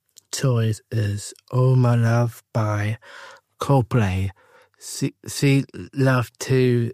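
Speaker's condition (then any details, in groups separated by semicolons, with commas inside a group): Down syndrome; age 21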